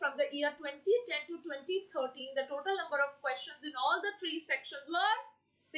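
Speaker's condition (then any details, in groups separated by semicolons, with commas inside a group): No condition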